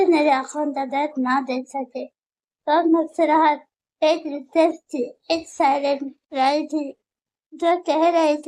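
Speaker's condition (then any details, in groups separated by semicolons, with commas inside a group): Muscular dystrophy; wheelchair user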